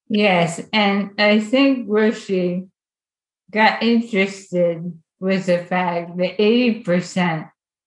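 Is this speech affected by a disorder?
Yes: ALS; sporadic, onset with wrist weakness and reduced grip, odd EMG read as carpal tunnel, widespread twitching; voice changed, can no longer sing or perform, voice banked.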